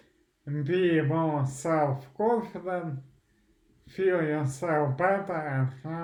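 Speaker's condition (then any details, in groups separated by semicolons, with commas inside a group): Primary progressive multiple sclerosis; primary progressive, onset with eye movement problems, intention tremor; diagnosed about 10 years ago, worsening, typing difficult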